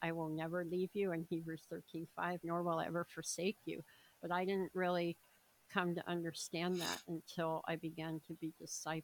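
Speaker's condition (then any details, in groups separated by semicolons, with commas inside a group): Cleft palate, severe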